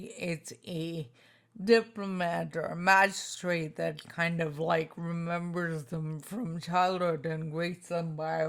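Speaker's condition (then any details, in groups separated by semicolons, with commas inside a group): Spinocerebellar ataxia type 2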